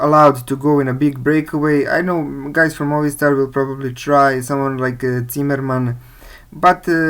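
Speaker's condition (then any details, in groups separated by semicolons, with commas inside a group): No condition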